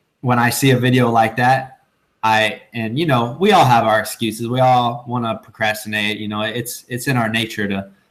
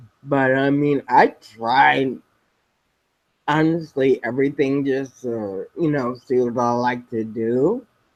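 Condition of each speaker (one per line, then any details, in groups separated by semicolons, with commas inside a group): No condition
Spinocerebellar ataxia type 7, SCA7; progressive degenerative, impairs walking, balance, coordination, speech; diagnosed several years ago, no wheelchair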